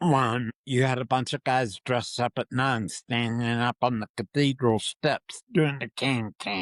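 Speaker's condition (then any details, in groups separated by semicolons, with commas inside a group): Parkinson's disease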